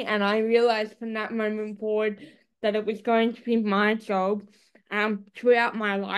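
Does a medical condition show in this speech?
Yes: cerebral palsy; nonverbal, speaks through eye-gaze device, vocal sounds as child.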